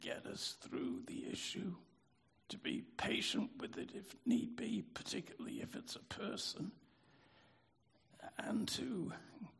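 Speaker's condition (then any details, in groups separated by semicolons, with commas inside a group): Spasmodic dysphonia; spastic dysphonia, spasmodic dystonia subtype, ENT exam with nasal camera, cause unknown, no known cure; about 40 years since onset, voice therapist recommended by audiologist Joanne Tyson, teaching style changed; catch in voice, lost resonance, speaking hard, easier with use but tires, lost three-octave singing range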